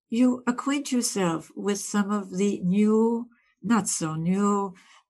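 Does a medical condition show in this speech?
No.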